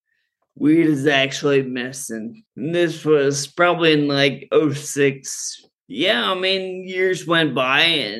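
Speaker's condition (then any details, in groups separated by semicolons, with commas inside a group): Friedreich's ataxia; managed with cannabis for neuropathic pain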